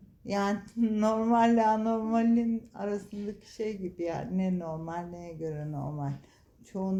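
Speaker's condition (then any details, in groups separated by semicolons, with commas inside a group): ALS, upper motor neuron predominant; mainly upper motor neuron, onset with balance problems, leg weakness; 31 years since onset, age 62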